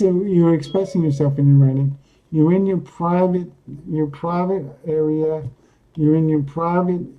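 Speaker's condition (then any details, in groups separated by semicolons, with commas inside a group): Cerebral palsy; speaks coherently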